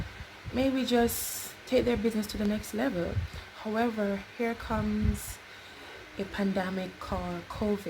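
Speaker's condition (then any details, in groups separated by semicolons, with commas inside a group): No condition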